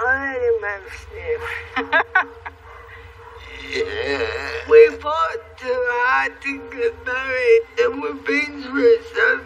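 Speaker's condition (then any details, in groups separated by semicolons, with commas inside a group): Cerebral palsy; since birth, physical only, wheelchair user; speaks perfectly clearly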